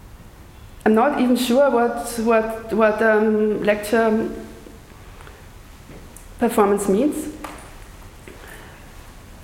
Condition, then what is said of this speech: Stuttering. And because I have no control about how much I stutter on a given day, I was even afraid that I will not stutter enough.